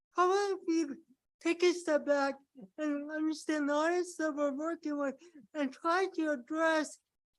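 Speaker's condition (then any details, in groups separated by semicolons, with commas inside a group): Cerebral palsy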